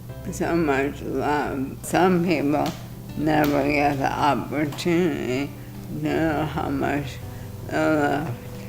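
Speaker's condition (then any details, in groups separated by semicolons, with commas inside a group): ALS; 57 years old, adjustable bed, no power wheelchair; breathing machine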